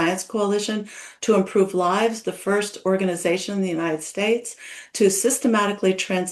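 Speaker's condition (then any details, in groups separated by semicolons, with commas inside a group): No condition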